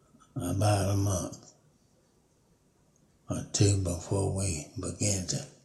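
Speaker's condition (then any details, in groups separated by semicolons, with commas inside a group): Parkinson's; about 5 years since onset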